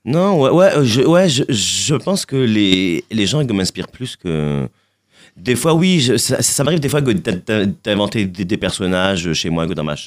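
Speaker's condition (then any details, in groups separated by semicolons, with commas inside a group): Stuttering; lifelong mild stutter, uncle stutters severely, born without pelvis, half femurs missing, never operated, learned to walk; sometimes gets stuck on words, no stutter on stage at Alhambra or radio, better when positive; repeated sounds, repeated words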